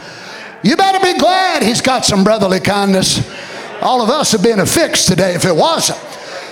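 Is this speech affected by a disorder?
No.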